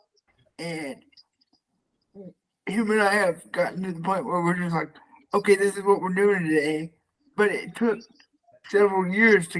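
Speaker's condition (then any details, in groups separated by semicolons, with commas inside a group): Cerebral palsy; quadriplegia, all four limbs, from birth, brain oxygen loss; lifelong therapy, movement getting harder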